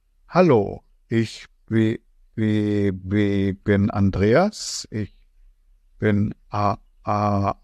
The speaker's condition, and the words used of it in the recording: Stuttering. Ich würde von mir selbst sagen, dass ich trotz meines häufigen und starken Stotterns viele Kontakte habe.